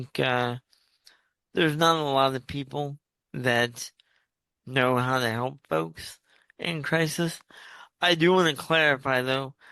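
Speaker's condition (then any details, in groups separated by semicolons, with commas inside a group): Cerebral palsy; uses wheelchair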